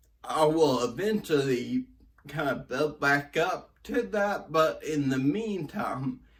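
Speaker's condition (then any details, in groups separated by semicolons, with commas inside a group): Brain injury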